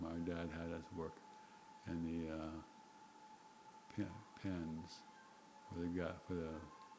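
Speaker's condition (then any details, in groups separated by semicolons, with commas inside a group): Parkinson's disease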